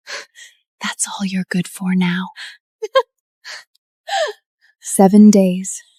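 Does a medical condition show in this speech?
No.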